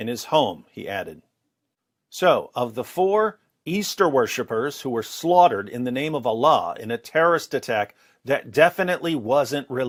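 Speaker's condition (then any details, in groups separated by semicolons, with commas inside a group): No condition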